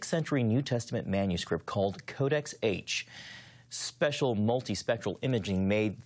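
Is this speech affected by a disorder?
No.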